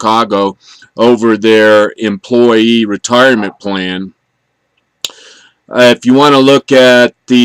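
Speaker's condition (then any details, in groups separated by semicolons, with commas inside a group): No condition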